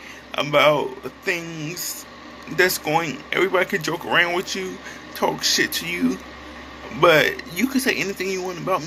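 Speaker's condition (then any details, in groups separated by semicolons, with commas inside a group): Cerebral palsy; affected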